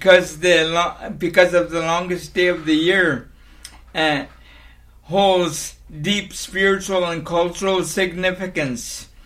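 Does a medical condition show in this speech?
Yes: cerebral palsy.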